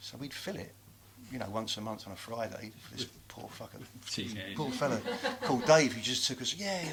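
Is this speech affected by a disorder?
No.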